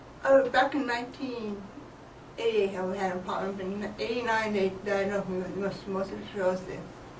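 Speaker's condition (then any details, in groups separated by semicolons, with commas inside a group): Multiple sclerosis; balance problems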